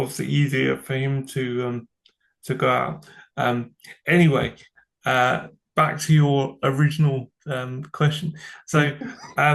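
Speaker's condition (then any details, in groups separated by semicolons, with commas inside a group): Cerebral palsy; from birth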